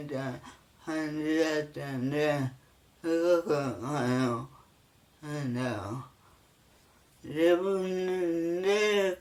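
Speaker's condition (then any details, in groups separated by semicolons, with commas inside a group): Cerebral palsy; severe, uses a wheelchair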